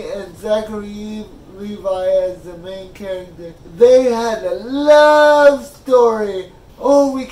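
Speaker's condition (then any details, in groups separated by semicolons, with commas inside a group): Cerebral palsy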